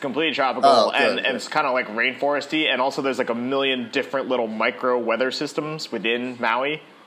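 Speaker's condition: No condition

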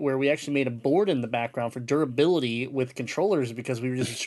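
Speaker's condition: Cleft palate; congenital cleft palate, childhood surgeries at children's hospital

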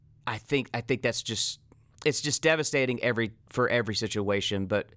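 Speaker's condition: No condition

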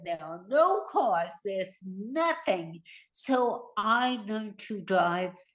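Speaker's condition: Hemorrhagic stroke; more than a year after stroke

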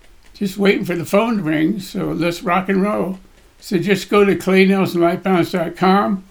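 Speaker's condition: Parkinson's disease; Parkinson's disease at age 76 to 77, body tremor, shaking stops when holding heavy weights; Parkinson's getting in the way a little, daily cardio and gym workouts; voice shakes

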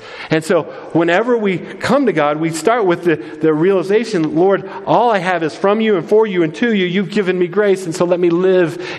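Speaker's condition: No condition

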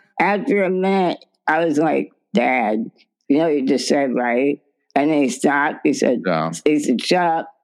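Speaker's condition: Spinal muscular atrophy; progressive muscle weakness, wheelchair user, told was dead 14 years ago; weighs 44 pounds, started medication to stop worsening about two months ago

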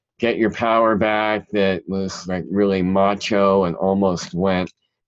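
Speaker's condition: Cleft palate; speech impediment still present

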